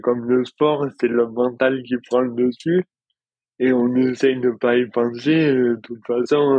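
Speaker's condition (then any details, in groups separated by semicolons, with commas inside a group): Dystonia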